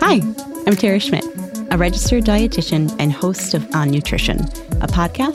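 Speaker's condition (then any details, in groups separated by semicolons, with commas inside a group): No condition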